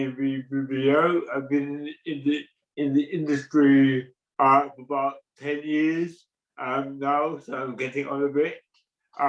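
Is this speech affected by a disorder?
Yes: cerebral palsy; present from birth.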